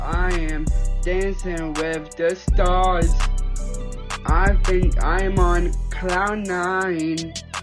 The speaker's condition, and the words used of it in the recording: Down syndrome. Plus, he's just easy to talk to, even if he's a little bit hard to understand at first.